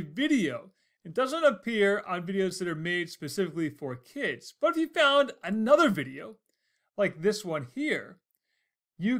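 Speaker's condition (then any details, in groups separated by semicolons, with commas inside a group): No condition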